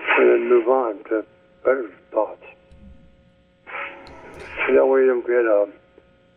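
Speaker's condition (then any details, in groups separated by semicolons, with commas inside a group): ALS; speech getting worse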